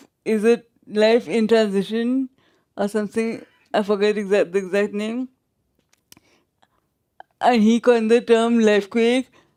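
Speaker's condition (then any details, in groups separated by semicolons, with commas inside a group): Traumatic brain injury, severe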